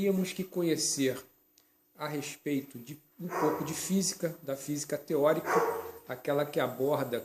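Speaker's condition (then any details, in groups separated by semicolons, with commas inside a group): No condition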